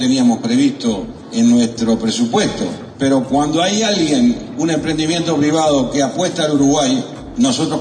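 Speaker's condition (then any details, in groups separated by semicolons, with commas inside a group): No condition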